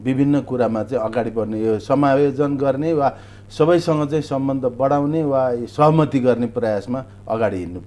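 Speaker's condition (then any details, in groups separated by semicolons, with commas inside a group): No condition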